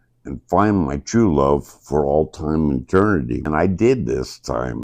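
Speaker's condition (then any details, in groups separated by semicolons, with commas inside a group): Traumatic brain injury; severe, third of brain left, seizures, electrodes implanted; injured as teenager, implants 5 years ago, ongoing seizures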